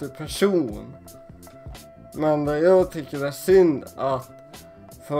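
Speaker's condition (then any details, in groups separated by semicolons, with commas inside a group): Cerebral palsy; birth oxygen loss, fine motor impairment, shaking; walks, wheelchair for long distances; atypical speech, sometimes mistaken for drunk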